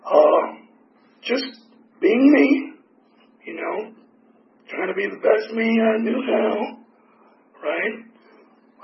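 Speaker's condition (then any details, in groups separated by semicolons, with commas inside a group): Tracheotomy; tracheotomy for 4 years, 8 surgeries; tracheotomy still in place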